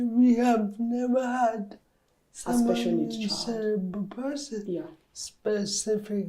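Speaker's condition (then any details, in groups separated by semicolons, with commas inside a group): Cerebral palsy; delayed speech in childhood, speech therapy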